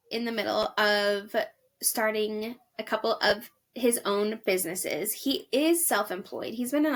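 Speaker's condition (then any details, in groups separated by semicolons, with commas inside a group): No condition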